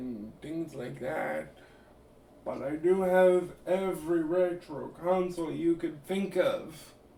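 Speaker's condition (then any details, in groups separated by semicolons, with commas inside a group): Cerebral palsy; limbs affected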